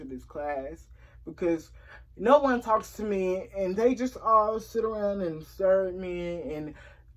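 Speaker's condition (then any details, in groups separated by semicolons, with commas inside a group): Cerebral palsy; since early childhood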